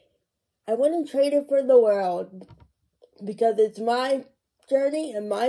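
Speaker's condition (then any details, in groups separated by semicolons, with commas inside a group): Cerebral palsy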